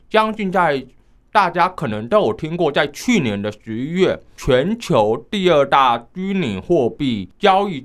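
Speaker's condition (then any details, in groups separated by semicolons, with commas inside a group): Hearing impairment, high-frequency hearing loss, mild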